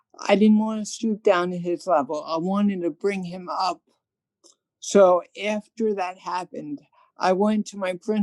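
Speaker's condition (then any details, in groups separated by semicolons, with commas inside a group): Cerebral palsy; present from birth, hearing loss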